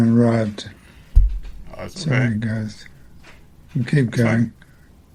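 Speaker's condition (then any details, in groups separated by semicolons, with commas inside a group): Multiple system atrophy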